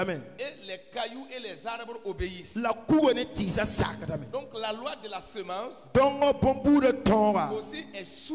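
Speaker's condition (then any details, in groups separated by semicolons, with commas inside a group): No condition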